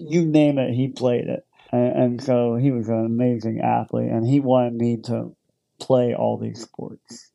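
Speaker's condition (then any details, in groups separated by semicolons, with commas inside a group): Cleft lip and palate; congenital cleft lip and palate, large hole in mouth at birth, born in Ukraine, attributed to birthplace location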